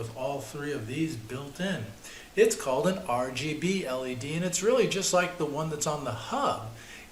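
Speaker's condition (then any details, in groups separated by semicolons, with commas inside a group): No condition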